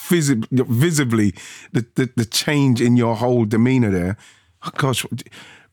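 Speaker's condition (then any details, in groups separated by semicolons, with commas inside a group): No condition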